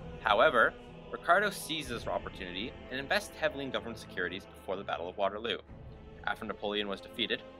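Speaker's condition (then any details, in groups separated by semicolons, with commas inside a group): No condition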